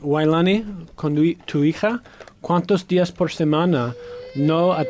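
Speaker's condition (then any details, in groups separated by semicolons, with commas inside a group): No condition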